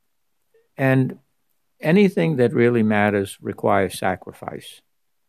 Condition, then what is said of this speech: None; typical speech.